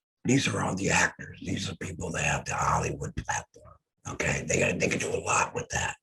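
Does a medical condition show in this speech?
Yes: head and neck cancer; voice lost.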